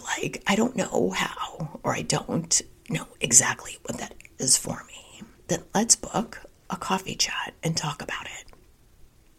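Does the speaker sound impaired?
Yes: spasmodic dysphonia; holistic treatment with Dr. Chang and Dr. Lin, new diet, not using Botox.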